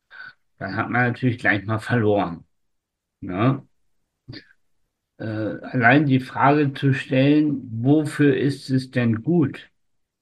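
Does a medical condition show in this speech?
Yes: spastic tetraparesis; from birth, oxygen deprivation during delivery, umbilical cord around neck, considered incurable.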